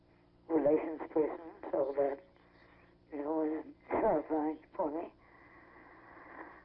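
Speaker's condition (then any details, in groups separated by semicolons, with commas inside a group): Laryngeal cancer; just out of hospital, surgery planned next week to remove tumor, throat and voice box, considering Laetrile in Mexico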